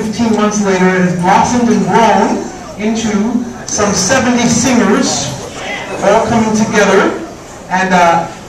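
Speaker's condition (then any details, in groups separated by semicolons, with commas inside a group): No condition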